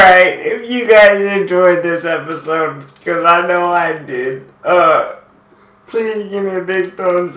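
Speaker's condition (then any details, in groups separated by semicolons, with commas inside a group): Cerebral palsy, mild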